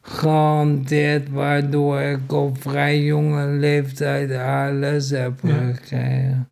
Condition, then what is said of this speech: ALS (motor neuron disease). Voor mijn gevoel heeft het vooral qua spraak en slikken en qua benauwdheid geholpen.